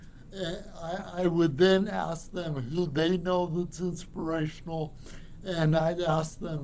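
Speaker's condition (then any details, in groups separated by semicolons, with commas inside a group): Cerebral palsy; from birth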